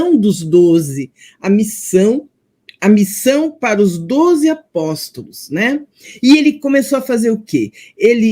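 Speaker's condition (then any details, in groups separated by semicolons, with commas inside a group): No condition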